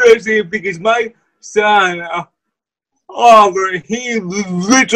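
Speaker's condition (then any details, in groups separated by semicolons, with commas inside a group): Cerebral palsy; voice and way of talking affected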